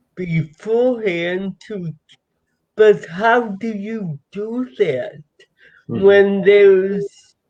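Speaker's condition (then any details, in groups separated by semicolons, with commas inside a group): Cerebral palsy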